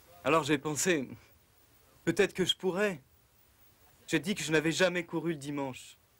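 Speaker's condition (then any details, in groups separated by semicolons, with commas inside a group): No condition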